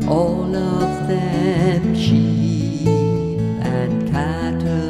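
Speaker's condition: No condition

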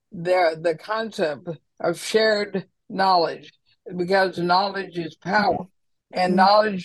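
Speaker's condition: ALS; still understood by listeners

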